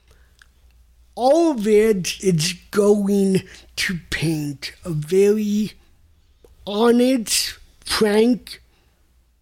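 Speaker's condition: Cerebral palsy; untraditional tenor singing voice

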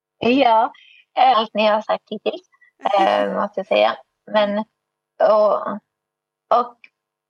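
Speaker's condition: Cerebral palsy, spastic

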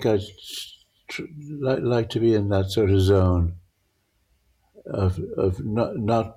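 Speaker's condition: Parkinson's; grouped objects merge together

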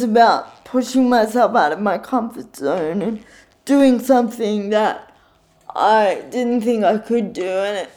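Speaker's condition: Cerebral palsy; full-time wheelchair user

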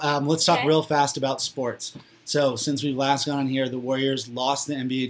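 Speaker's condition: No condition

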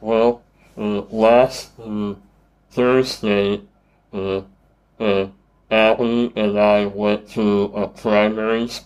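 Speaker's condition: Treacher Collins syndrome; congenital, tracheostomy, speech therapy

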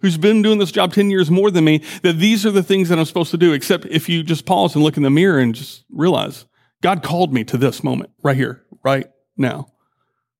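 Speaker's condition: No condition

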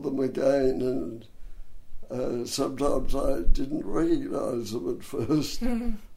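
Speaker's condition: Dystonia and cerebral palsy; cerebral palsy from birth in right arm

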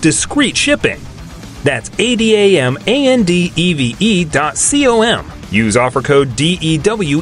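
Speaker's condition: No condition

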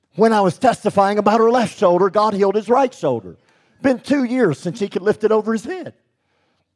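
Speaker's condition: Cleft lip and palate; congenital

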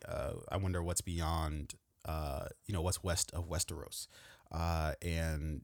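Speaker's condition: No condition

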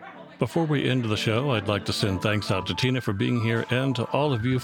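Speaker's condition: No condition

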